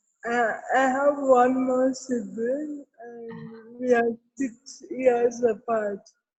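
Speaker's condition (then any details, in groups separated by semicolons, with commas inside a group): Cerebral palsy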